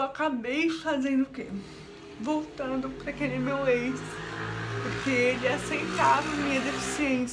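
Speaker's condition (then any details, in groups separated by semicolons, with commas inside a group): Cerebral palsy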